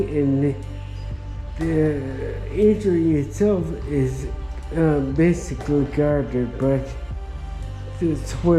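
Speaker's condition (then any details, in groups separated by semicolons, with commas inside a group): Traumatic brain injury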